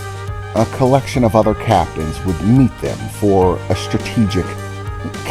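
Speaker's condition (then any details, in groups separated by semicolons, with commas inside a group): No condition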